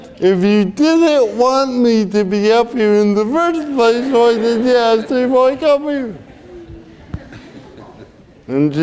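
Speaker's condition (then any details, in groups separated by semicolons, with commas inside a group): Cerebral palsy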